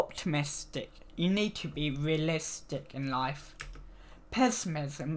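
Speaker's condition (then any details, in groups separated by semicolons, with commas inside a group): Cerebral palsy; needs frequent rest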